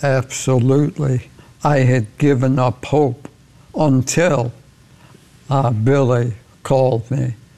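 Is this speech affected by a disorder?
Yes: ALS; diagnosed over 10 years ago, beyond 11 years now.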